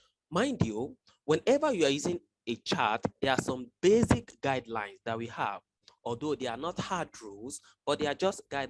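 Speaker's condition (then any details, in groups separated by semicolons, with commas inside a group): No condition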